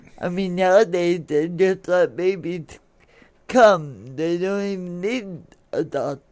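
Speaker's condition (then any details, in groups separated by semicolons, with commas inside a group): Cerebral palsy; speech affected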